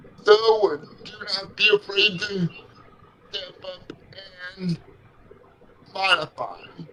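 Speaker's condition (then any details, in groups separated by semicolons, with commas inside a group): Cerebral palsy; legs affected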